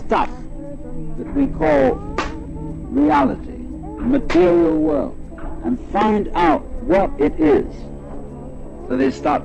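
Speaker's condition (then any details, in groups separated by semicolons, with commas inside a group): No condition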